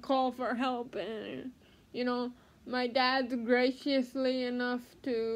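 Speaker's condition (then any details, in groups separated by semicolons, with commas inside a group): Cerebral palsy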